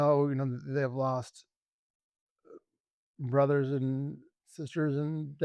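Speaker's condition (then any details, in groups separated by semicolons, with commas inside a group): ALS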